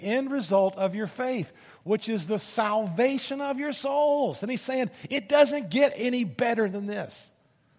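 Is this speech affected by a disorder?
No.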